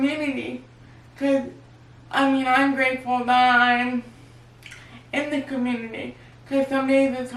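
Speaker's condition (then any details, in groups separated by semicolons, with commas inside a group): Cerebral palsy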